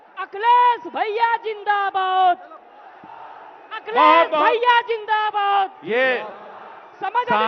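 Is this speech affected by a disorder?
No.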